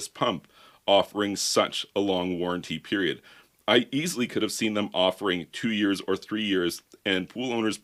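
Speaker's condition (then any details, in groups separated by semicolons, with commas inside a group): No condition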